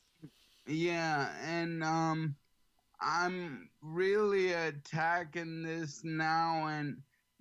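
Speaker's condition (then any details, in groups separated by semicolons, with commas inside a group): ALS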